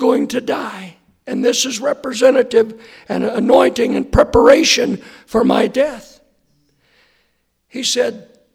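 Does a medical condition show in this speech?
Yes: hoarseness after vocal cord surgery; earlier doctor attributed voice problem to aging, second opinion sought; hard to hear.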